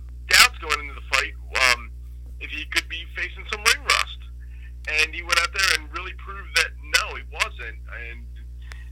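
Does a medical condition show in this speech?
No.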